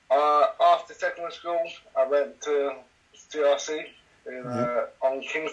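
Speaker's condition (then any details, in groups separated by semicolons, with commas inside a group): Cerebral palsy; cerebral palsy affecting all limbs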